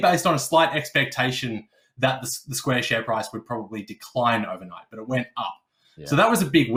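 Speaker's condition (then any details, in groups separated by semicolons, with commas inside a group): No condition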